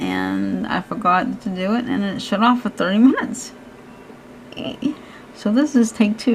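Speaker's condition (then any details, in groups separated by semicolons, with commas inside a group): Cerebral palsy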